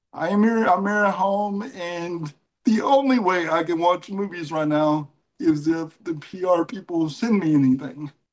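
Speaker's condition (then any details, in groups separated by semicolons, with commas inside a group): Cerebral palsy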